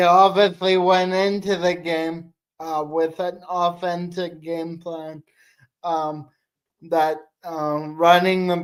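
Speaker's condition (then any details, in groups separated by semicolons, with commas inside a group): Cerebral palsy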